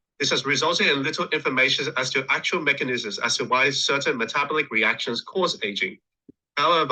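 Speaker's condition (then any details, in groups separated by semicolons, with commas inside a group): No condition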